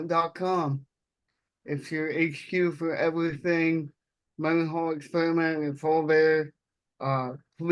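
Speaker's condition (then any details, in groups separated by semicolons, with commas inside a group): Cerebral palsy; speech affected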